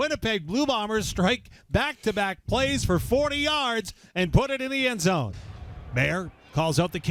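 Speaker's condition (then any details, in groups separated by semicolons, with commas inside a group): No condition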